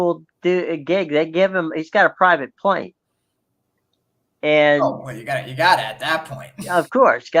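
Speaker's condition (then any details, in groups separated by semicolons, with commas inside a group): No condition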